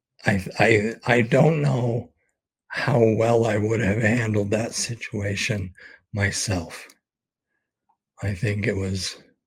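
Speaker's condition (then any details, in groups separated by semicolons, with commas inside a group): ALS; expects to lose voice very soon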